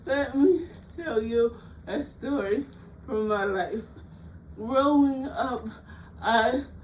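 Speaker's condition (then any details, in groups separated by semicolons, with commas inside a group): Cerebral palsy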